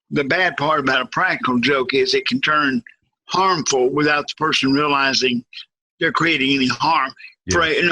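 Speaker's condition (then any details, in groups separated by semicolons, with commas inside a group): Cerebral palsy, severe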